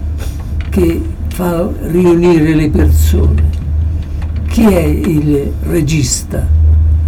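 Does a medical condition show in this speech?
Yes: Parkinson's disease; approaching final stage.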